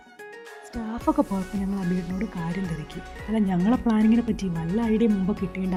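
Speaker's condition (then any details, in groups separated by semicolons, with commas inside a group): No condition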